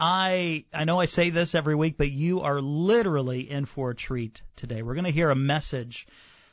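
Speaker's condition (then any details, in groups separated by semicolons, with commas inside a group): No condition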